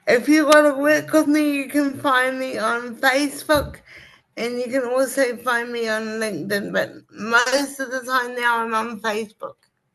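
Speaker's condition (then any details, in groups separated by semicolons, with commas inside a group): Cerebral palsy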